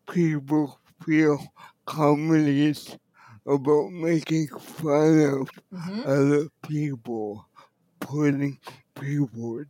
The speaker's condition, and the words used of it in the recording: Cerebral palsy. And the focus was on my cerebral palsy speech that they were worried no one would understand me.